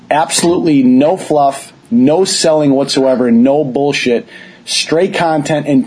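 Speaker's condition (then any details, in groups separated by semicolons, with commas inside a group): No condition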